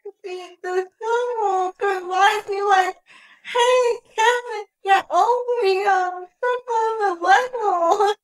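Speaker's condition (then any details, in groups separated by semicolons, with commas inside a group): Cerebral palsy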